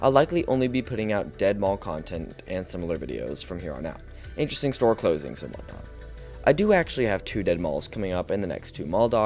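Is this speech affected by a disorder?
No.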